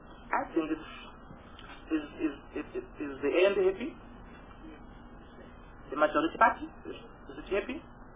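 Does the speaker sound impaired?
No.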